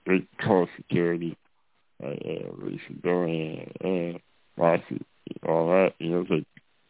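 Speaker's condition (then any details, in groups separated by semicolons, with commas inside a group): Muscular dystrophy; progressive muscle weakness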